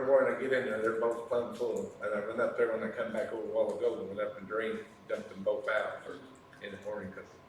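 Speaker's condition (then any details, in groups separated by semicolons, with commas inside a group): No condition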